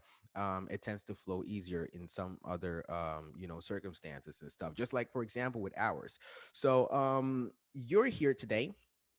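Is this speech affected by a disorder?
No.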